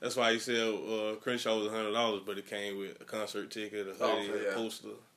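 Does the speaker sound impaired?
No.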